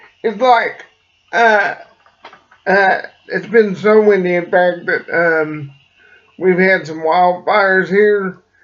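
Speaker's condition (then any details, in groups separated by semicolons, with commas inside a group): Cerebral palsy; slight speech impediment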